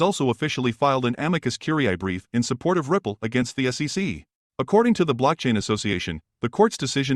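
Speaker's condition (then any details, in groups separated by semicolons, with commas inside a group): No condition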